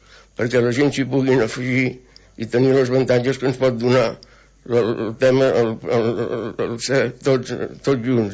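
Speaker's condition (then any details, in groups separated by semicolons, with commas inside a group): Parkinson's disease; weekly table tennis program with CERT Tenis Taula and Àrea Bàsica de Salut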